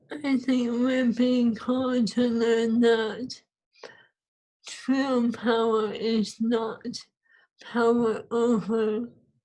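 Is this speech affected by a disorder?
Yes: ALS; swallowing lost.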